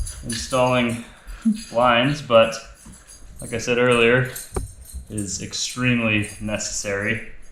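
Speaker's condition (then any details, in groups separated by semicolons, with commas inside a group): No condition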